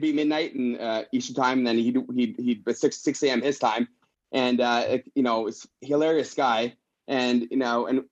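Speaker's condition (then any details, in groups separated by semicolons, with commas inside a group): Stuttering; fluent only with one particular person; no stuttering over FaceTime with one woman, talks freely, not so with others; repeated sounds, repeated words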